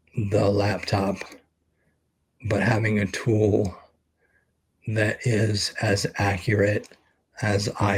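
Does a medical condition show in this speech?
Yes: ALS; expects to lose voice very soon.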